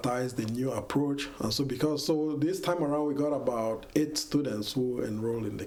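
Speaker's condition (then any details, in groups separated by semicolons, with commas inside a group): No condition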